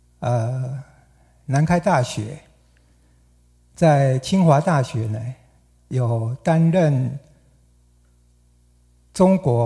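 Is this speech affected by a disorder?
No.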